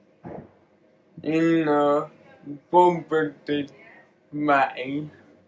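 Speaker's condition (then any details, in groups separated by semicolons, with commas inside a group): Cerebral palsy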